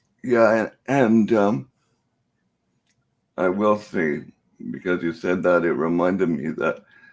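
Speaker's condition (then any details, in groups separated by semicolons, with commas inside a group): Cerebral palsy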